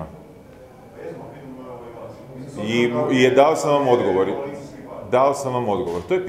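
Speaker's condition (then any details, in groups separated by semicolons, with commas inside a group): No condition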